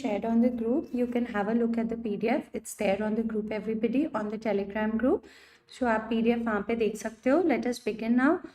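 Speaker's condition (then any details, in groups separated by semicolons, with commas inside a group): No condition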